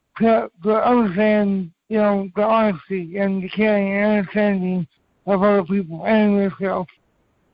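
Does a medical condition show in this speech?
Yes: cerebral palsy; from birth.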